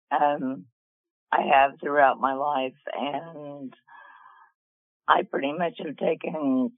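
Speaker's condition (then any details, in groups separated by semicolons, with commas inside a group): Paralyzed vocal cord; hoarse voice from paralyzed vocal cord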